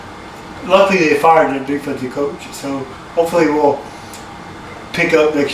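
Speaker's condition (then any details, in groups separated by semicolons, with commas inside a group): Cerebral palsy; from birth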